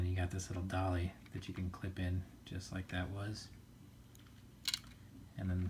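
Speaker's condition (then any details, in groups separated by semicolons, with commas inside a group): No condition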